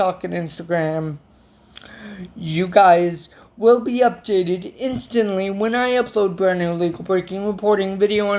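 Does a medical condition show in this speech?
Yes: cerebral palsy.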